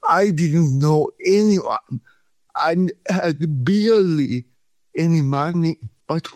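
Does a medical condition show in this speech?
Yes: cerebral palsy; pain back within 3 days in Sweden.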